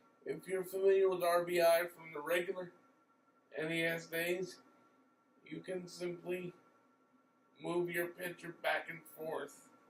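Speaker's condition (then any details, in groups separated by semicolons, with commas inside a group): Cerebral palsy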